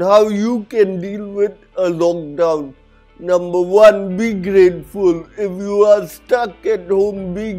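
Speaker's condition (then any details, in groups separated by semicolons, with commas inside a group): Cerebral palsy; from birth, oxygen loss at delivery, mainly physical; reactive movement causes shivering, abnormal breathing when speaking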